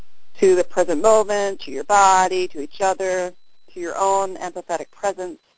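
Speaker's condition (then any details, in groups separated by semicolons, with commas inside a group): No condition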